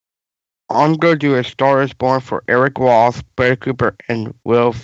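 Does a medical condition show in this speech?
Yes: Down syndrome.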